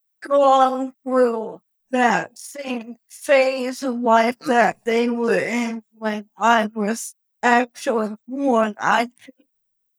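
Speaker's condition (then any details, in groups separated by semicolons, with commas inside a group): Cerebral palsy; born premature at about 3 pounds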